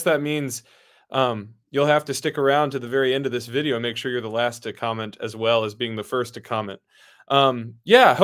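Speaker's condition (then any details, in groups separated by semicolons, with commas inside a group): No condition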